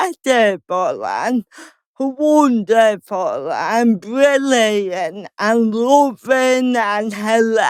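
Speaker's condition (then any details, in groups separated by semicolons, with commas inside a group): Cerebral palsy; slow speech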